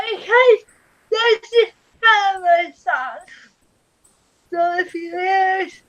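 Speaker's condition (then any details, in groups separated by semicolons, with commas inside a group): Cerebral palsy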